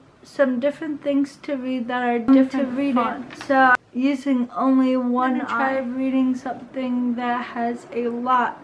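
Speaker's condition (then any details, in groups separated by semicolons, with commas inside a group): Cerebral palsy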